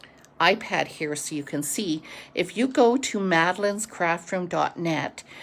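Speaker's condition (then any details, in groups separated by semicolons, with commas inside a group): No condition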